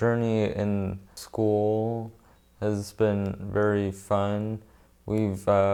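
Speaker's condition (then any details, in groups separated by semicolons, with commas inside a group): Brain injury; traumatic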